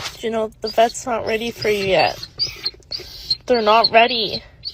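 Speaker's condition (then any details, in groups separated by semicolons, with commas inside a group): No condition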